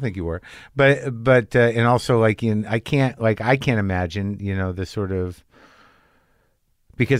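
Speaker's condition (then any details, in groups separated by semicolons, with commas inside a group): No condition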